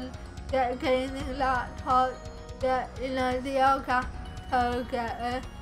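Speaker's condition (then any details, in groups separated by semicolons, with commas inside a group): Cerebral palsy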